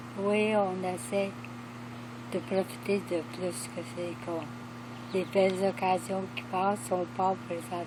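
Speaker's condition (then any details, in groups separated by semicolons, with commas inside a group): ALS; affects hands, legs and voice; diagnosed 4 months ago, little hand dexterity, walker, wheelchair outside, progressing fast; lost 50% of voice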